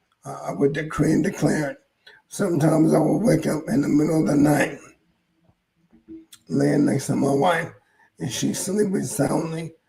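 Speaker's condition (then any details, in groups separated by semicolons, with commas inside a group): ALS; hoarse voice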